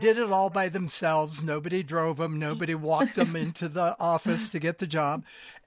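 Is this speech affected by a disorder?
No.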